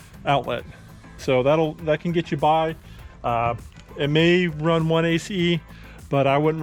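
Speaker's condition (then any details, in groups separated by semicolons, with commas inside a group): No condition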